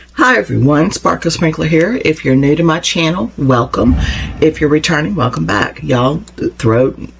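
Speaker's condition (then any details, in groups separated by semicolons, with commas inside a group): No condition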